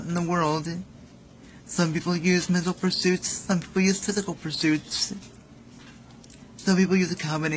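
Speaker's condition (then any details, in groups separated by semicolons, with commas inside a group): Cerebral palsy; visibly apparent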